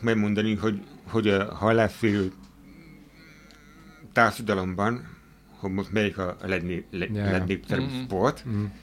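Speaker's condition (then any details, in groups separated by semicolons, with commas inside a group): Hard of hearing; hearing aid use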